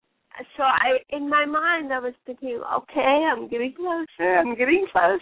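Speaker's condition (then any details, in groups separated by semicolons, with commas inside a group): Cerebral palsy; since birth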